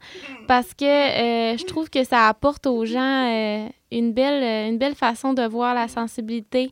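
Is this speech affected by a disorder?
No.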